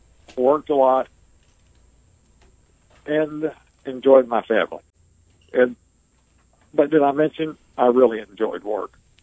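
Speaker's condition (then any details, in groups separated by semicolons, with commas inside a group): ALS; ALS diagnosed nearly 20 years ago, initially given 2 to 5 years to live; on a ventilator; pauses along the way when speaking due to ventilator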